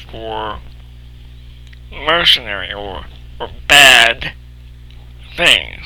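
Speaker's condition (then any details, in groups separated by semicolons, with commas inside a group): Cerebral palsy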